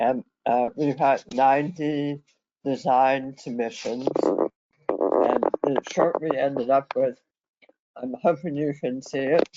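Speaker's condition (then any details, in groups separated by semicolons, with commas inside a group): Head and neck cancer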